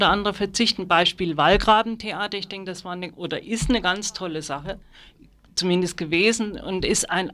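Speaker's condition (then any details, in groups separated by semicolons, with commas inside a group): No condition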